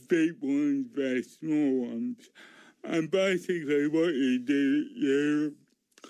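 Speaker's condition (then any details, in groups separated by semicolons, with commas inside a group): Cerebral palsy; speech noticeably affected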